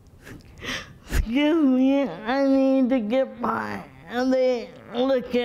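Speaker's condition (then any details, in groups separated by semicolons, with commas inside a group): Cerebral palsy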